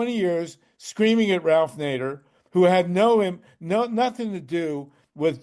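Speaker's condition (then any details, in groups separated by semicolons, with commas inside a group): No condition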